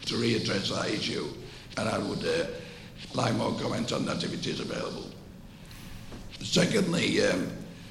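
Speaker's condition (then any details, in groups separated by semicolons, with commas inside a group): Voice prosthesis; uses voice prosthesis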